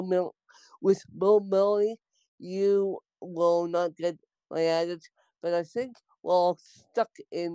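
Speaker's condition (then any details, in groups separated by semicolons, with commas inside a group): Cerebral palsy, mixed, moderate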